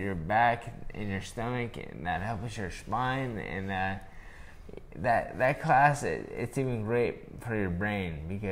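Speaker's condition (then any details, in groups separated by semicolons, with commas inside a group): Traumatic brain injury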